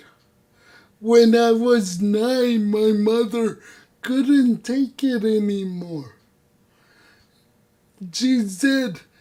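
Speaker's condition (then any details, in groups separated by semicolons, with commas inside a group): Cerebral palsy; no voice control, unusual voice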